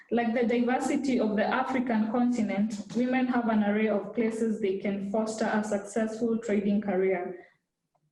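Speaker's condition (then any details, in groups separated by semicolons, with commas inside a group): No condition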